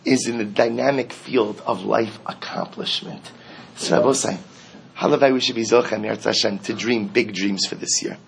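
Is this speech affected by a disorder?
No.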